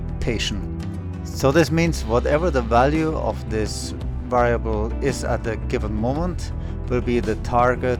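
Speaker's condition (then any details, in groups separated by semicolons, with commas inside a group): No condition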